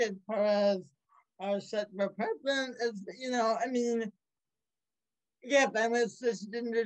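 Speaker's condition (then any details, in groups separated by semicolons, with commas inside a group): Cerebral palsy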